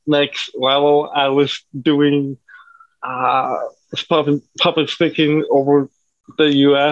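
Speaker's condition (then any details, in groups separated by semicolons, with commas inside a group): Cerebral palsy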